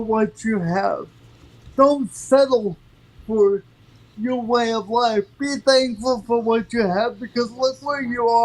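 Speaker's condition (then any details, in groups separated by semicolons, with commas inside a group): Cerebral palsy; from birth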